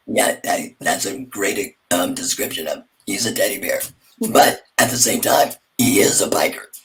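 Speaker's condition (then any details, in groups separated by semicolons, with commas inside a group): Laryngectomy; slower with more pauses, no laughter sound, breaks help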